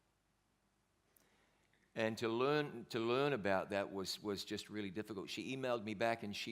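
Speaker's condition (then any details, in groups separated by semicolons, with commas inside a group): No condition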